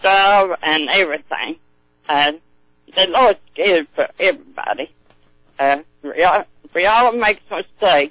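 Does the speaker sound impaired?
Yes: stroke; stroke 13 years ago in West Virginia, severe at onset, given up to die, recognized no one for 3 days; later tests reportedly normal, still drives, sometimes feels bad; asks listeners to bear with speech because of stroke.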